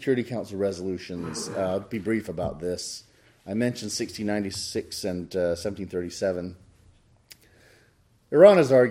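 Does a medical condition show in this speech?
No.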